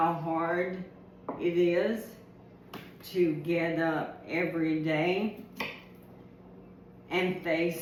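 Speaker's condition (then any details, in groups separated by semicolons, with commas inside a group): ALS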